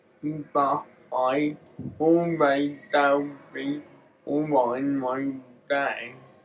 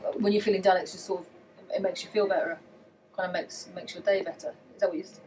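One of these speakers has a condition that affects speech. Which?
The first: cerebral palsy.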